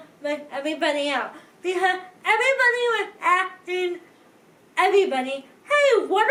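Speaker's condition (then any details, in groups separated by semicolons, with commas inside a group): Cerebral palsy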